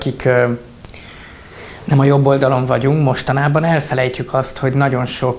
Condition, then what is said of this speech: None; typical speech.